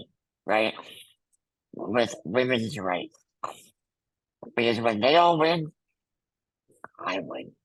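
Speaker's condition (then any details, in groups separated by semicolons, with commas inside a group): Muscular dystrophy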